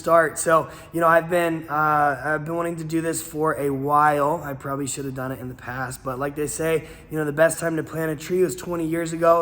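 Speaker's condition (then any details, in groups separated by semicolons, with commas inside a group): No condition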